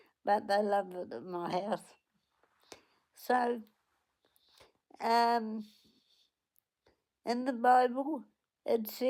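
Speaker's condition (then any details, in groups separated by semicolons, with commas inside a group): Cerebral palsy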